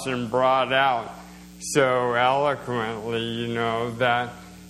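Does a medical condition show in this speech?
Yes: slowed speech, swallowing problems; progressive condition, speech and swallowing affected.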